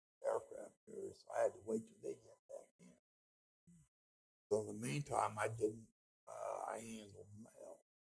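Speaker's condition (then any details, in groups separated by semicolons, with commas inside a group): Speech impediment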